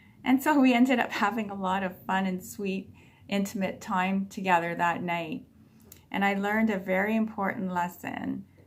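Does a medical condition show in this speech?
No.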